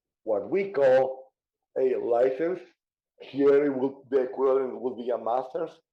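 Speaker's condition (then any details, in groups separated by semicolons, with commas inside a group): Cerebral palsy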